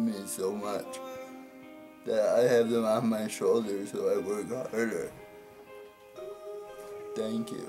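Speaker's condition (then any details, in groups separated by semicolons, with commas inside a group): Brain injury; right brain injury, struck by car, left side affected; physical therapy, working on walking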